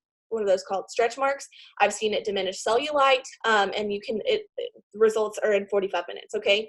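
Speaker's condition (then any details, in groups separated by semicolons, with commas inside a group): No condition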